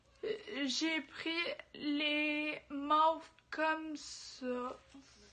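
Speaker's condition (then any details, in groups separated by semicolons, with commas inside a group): Ataxia; degenerative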